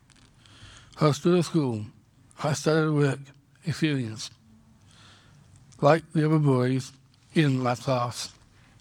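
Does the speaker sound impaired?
Yes: Down syndrome; congenital.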